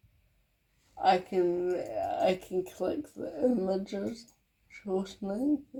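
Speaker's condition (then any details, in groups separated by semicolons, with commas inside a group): Cerebral palsy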